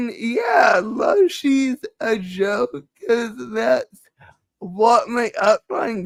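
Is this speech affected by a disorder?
Yes: cerebral palsy.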